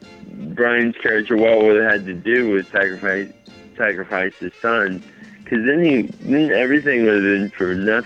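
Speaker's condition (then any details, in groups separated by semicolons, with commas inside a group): Mild cerebral palsy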